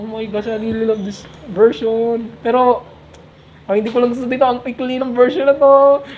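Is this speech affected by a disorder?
No.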